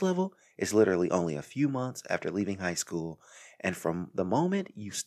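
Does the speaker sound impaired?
No.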